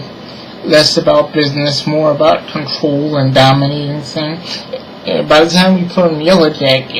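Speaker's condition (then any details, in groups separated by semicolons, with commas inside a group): Cerebral palsy; diplegia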